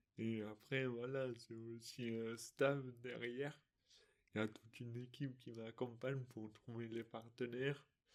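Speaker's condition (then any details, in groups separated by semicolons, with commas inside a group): Dystonia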